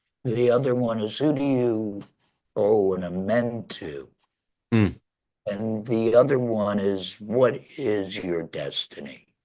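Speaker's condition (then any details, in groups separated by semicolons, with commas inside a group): Laryngectomy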